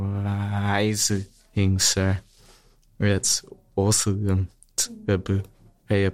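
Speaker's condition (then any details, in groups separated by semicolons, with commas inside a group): Stutter; stutter since childhood; prolonged sounds, blocks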